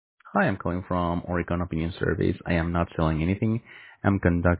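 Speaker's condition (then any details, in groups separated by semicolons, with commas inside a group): No condition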